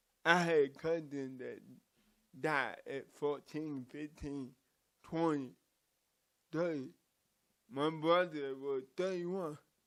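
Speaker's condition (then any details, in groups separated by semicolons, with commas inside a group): Cerebral palsy; from birth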